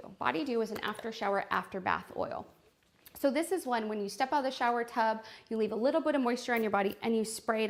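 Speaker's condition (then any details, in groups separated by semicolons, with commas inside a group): No condition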